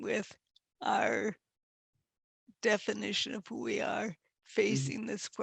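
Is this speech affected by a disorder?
Yes: multiple sclerosis; progressive form, quadriplegic, wheelchair user.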